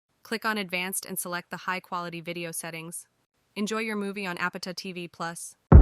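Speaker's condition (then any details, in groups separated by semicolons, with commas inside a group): No condition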